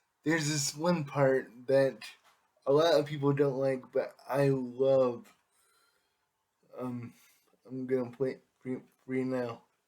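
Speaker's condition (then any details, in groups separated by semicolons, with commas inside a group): Cerebral palsy; able to speak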